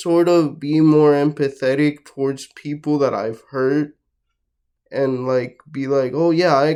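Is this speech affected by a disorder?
Yes: cerebral palsy, mixed, mild.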